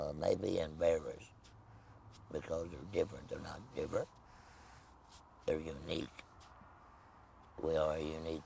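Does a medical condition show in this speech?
Yes: laryngectomy, voice prosthesis; speaks with artificial device and voice prosthesis.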